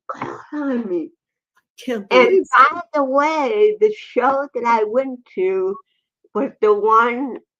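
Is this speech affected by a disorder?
Yes: cerebral palsy, athetoid and ataxic.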